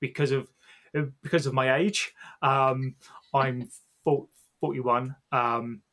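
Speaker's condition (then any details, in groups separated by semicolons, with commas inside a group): Stammer; long hidden even from wife and kids, became quite unwell with it last year; speaking on podcast with stammer, says speaking here has taken a lot; has always fought to be able to speak; repeated sounds, prolonged sounds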